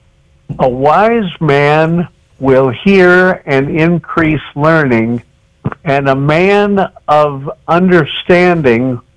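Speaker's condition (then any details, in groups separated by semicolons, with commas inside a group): Cerebral palsy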